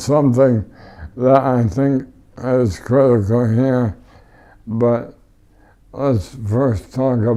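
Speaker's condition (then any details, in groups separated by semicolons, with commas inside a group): ALS; tracheotomy, wheelchair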